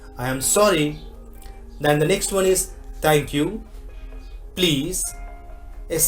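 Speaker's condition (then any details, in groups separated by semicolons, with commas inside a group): No condition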